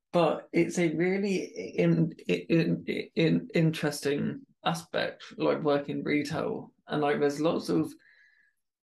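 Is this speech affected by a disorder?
Yes: stammer; transformed by therapy at Michael Palin centre; feels stammered badly in some meetings, colleagues often notice none, more nervous speaking to team; here repeated sounds, prolonged sounds.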